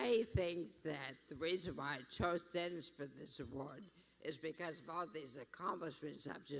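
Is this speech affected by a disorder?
Yes: brain injury.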